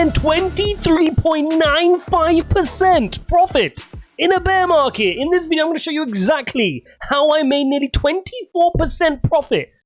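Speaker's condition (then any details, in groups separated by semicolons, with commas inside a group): No condition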